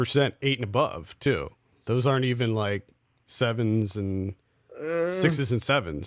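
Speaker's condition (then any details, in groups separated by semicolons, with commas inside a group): No condition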